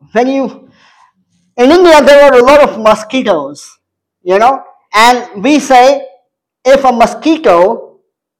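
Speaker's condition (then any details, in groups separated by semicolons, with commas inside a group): Cleft palate; congenital cleft palate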